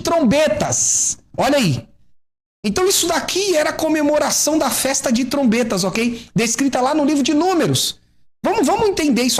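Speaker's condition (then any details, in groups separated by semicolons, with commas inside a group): No condition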